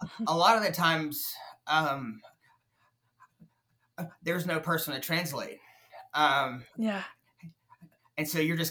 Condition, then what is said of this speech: Stuttering. The only difference is I have a hard time with my words.